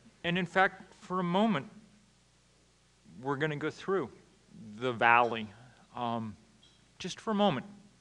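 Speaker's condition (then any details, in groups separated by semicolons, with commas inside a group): No condition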